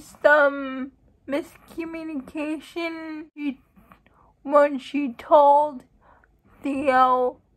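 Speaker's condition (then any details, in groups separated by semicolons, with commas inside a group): Cerebral palsy; uses wheelchair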